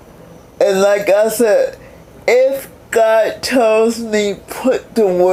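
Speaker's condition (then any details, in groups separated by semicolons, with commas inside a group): Cerebral palsy; several unnoticed strokes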